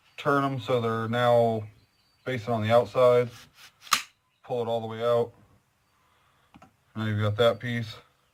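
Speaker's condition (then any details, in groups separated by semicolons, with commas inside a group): No condition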